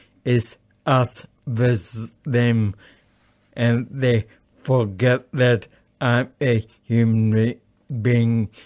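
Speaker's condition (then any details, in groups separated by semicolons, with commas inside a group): Acquired brain injury; over 30 years since injury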